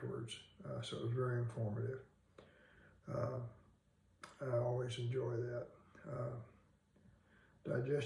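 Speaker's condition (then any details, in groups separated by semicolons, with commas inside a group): Parkinson's disease; no tremor, difficulty standing, slow small gait, typing difficulty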